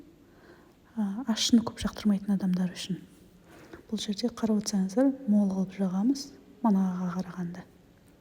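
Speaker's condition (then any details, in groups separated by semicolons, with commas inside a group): No condition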